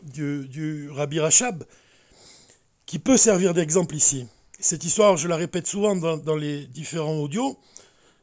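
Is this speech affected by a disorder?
No.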